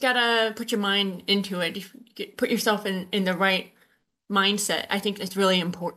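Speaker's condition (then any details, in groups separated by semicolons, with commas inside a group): Usher syndrome, born deaf; hearing aids from age 2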